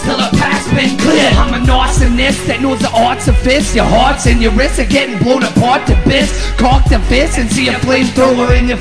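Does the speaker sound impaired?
No.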